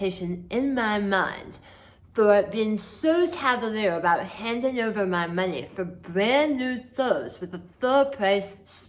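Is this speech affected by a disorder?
Yes: hemi-glossectomy for oral cancer; hemiglossectomy for oral cancer.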